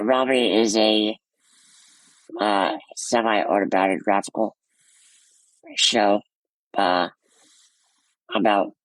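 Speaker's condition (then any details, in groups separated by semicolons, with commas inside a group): Muscular dystrophy; ventilator breathing sounds audible while speaking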